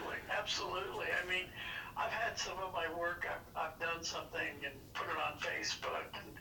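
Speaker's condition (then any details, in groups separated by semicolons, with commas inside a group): Parkinson's disease; tremors largely controlled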